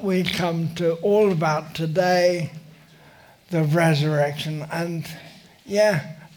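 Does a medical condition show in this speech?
Yes: motor neurone disease; motor neurone disease diagnosed at age 50, uses wheelchair.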